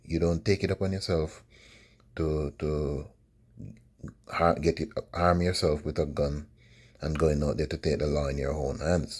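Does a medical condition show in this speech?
No.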